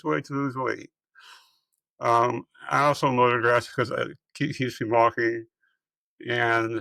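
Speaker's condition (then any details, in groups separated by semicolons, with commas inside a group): Multiple system atrophy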